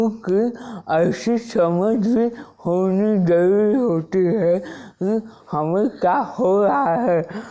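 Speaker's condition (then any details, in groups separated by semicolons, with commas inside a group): Wilson's disease; onset at age 16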